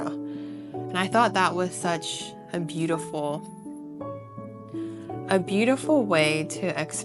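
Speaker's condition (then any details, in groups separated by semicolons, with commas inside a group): No condition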